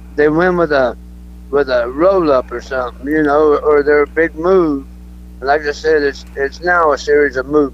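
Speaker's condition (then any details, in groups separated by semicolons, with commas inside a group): Throat cancer; throat cancer over last couple of years; cancer survivor, alive and well; speech not the best as result of throat cancer, may sound drunk, quit podcasts over it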